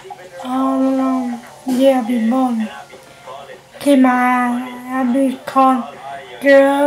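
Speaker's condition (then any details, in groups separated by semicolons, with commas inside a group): Cerebral palsy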